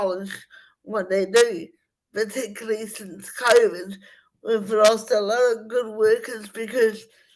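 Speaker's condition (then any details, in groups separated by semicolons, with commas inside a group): Spastic cerebral palsy; aged 52, practising slower movements and rib breathing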